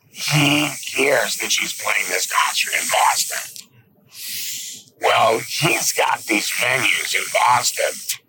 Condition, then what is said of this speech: Laryngectomy. I've learned how to use my esophagus like it's vocal cords.